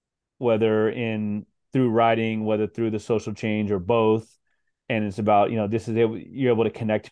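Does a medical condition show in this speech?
No.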